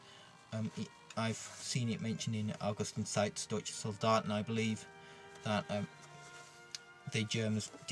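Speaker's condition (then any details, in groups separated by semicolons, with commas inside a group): No condition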